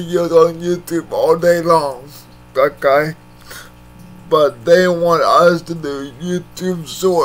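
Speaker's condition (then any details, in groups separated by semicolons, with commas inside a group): Cerebral palsy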